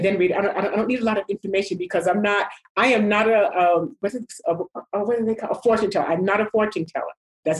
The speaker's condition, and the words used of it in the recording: Stuttering. I was a stutterer. I still am. I just stuttered. I just heard it.